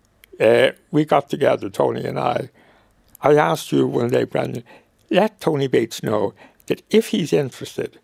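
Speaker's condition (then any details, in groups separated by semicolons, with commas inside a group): Motor neuron disease; may get out of breath while talking, voice still sounds characteristically like himself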